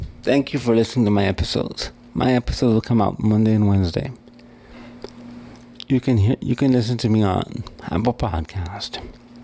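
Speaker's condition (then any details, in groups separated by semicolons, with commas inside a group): Cerebral palsy; wheelchair user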